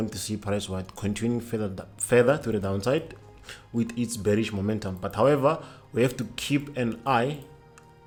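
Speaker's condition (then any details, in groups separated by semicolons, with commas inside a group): No condition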